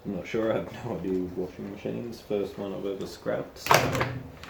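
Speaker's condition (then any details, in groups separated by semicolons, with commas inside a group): No condition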